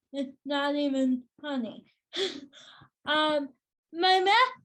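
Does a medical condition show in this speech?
Yes: cerebral palsy.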